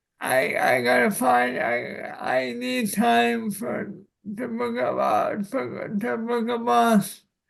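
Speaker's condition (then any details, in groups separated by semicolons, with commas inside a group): Cerebral palsy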